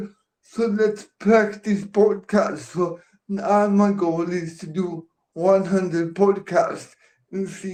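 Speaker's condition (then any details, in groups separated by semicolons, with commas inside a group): Cerebral palsy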